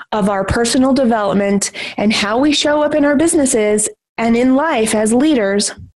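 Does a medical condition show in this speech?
No.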